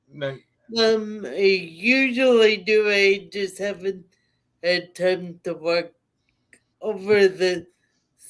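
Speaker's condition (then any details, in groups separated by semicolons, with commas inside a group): Cerebral palsy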